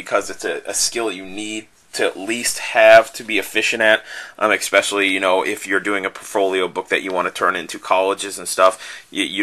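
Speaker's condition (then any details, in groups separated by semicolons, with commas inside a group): No condition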